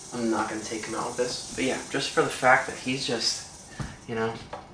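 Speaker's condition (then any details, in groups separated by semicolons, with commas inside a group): No condition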